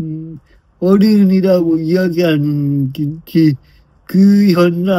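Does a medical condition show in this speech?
Yes: brain lesion disability.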